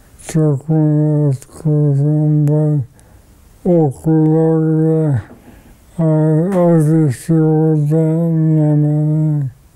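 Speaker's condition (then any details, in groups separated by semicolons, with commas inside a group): ALS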